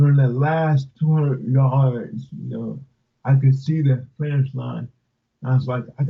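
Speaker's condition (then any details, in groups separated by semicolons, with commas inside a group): Cerebral palsy; from birth, affects speech, arms, legs, limited hand use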